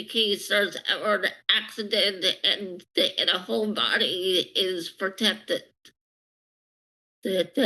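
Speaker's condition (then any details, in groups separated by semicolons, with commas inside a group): Speech impairment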